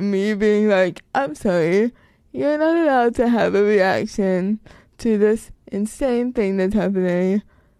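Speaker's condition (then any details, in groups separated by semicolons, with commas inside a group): Cerebral palsy; lifelong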